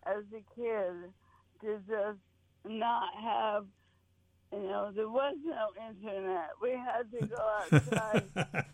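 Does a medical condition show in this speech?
Yes: ALS; terminal, symptoms from early 2023, diagnosed after at least six months, walking distance steadily declining; vibrating neurons in head, no longer writing poems or revising; great difficulty speaking, speech garbled, still talking and swallowing food.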